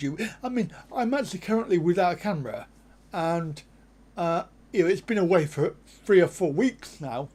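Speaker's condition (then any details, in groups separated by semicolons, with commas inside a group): Cerebral palsy; back surgery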